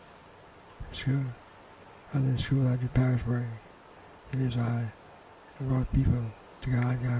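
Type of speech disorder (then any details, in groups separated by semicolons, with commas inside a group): Hypokinetic dysarthria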